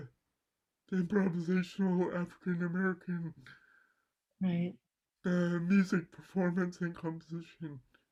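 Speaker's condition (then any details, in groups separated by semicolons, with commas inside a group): Cerebral palsy; mild left side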